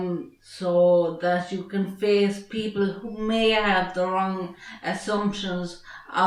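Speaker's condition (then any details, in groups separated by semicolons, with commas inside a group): Traumatic brain injury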